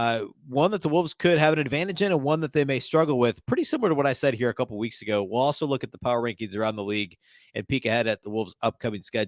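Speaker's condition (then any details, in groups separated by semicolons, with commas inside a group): No condition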